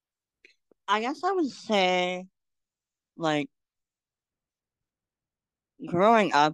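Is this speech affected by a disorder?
Yes: cleft lip and palate; congenital.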